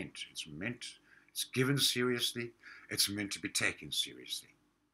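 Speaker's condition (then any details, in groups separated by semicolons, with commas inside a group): No condition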